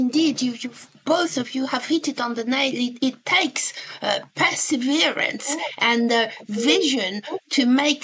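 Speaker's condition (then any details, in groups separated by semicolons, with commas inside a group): No condition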